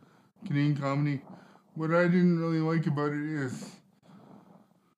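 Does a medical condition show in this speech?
Yes: cerebral palsy; spastic, needs helpers to wipe after toileting, apparently unable to stand.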